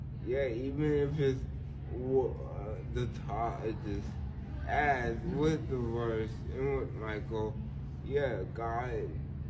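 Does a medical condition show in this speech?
Yes: cerebral palsy.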